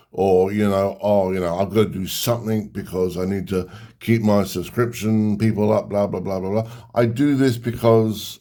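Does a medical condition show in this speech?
No.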